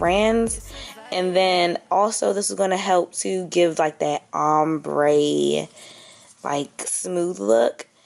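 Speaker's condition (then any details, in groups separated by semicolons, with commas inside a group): No condition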